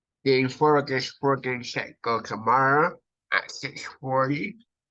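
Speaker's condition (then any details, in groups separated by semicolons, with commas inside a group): Cerebral palsy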